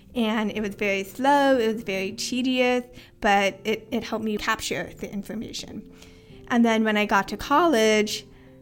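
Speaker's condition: Hearing loss with cochlear implants; bilateral cochlear implants, first implant at age 18, not born deaf, born with some hearing

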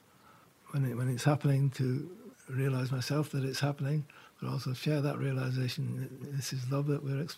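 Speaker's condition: Parkinson's; diagnosed about 4 years ago

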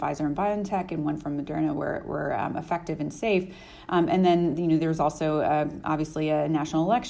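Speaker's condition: No condition

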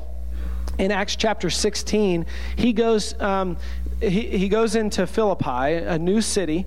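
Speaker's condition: No condition

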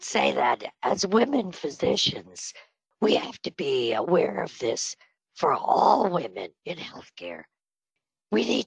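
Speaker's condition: Spasmodic dysphonia; on Botox treatment

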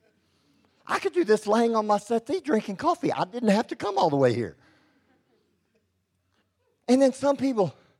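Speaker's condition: Cleft lip and palate; congenital

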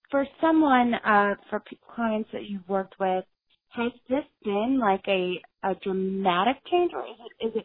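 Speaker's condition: No condition

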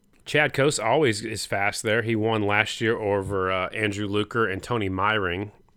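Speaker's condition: No condition

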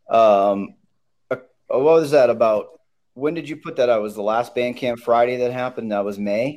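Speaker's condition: No condition

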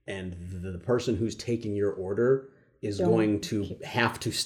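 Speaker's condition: No condition

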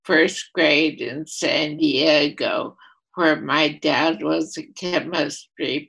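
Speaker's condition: ALS, primary lateral sclerosis; voice affected

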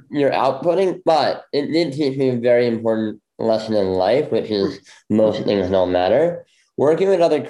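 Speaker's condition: Bilateral cleft lip; jaw surgery twice

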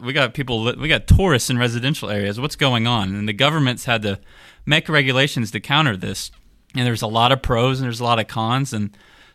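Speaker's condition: No condition

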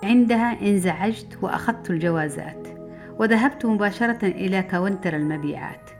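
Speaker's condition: No condition

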